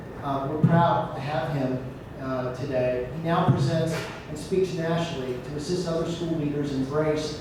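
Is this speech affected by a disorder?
No.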